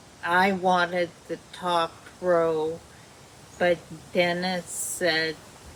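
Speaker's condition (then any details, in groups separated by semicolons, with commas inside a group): Dysarthria; speech worsening, still communicates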